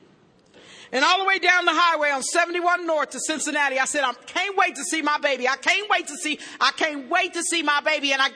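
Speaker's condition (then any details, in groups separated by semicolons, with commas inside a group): No condition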